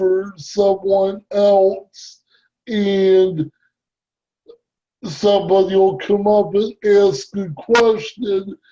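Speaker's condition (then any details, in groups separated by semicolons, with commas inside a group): Cerebral palsy; speech impairment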